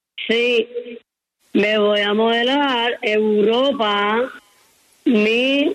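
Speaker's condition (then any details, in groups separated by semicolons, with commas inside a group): Down syndrome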